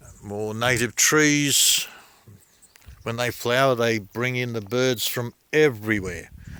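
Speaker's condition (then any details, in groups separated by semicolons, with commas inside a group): No condition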